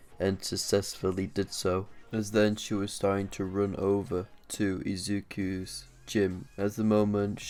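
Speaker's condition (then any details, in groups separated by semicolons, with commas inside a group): No condition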